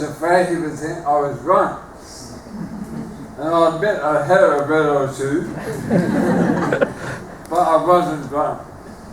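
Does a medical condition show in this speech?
Yes: motor neuron disease; terminal.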